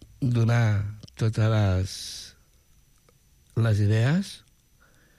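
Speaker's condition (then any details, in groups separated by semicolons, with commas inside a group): Down syndrome; intellectual disability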